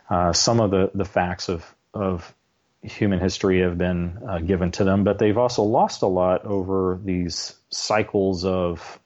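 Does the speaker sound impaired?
No.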